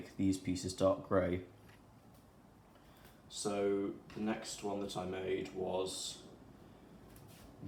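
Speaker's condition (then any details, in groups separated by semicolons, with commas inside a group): No condition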